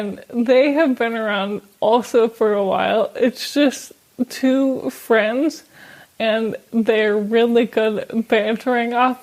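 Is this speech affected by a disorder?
Yes: ALS; slowly losing speech, slightly slurred and quiet.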